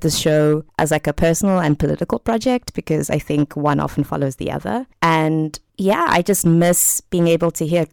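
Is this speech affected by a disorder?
No.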